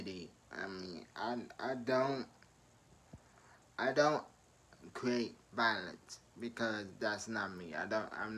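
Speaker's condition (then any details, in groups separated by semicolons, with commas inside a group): Traumatic brain injury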